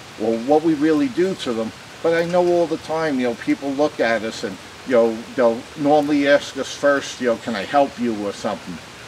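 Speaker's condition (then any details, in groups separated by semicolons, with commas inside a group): No condition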